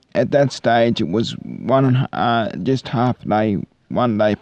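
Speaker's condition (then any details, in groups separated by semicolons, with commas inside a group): Cerebral palsy; brain damage from lack of oxygen to brain at birth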